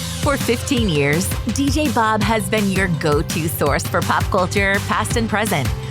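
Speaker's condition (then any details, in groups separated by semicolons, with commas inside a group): No condition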